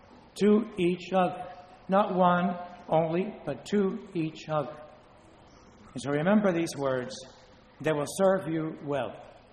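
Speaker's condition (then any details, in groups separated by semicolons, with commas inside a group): No condition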